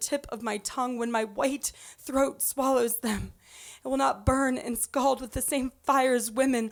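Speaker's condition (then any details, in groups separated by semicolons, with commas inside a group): No condition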